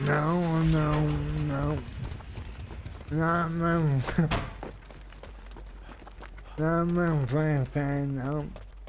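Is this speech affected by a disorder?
Yes: ALS.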